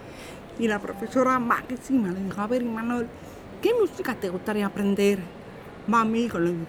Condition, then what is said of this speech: Deafness. Cuando me quedé sorda, lo que hicieron era matacarme para que no pierda lo que había y lo que he aprendido a hablarlo cuando oía.